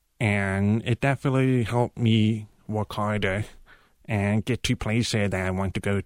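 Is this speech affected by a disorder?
Yes: profound deafness; cochlear implants received at age 18, interpreter used on Project Runway; uses cochlear implants, now hears sounds such as rain.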